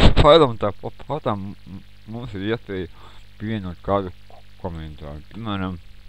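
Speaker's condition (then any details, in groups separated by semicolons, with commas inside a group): Cerebral palsy; since birth; speech not very clear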